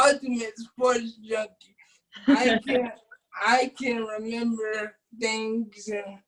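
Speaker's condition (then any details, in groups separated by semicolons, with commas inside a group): Cerebral palsy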